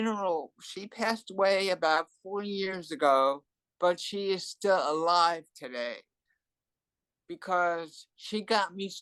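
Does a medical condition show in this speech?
Yes: cerebral palsy; from birth, hearing loss.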